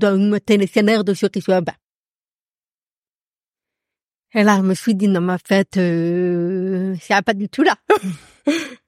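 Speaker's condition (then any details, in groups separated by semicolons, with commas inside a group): Profound congenital deafness; profound deafness from birth, discovered at 9 months, doctor predicted she would never speak; workplace accommodation enabling phone calls, written transcription of meetings; accent from deafness, could not speak in early childhood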